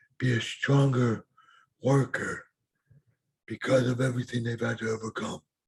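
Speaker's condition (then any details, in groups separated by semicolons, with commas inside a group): Cerebral palsy; needed speech and language therapy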